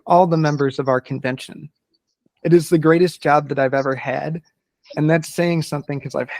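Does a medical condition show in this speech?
No.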